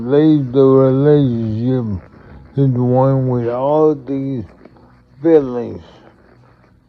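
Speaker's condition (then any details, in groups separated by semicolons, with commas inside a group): Multiple sclerosis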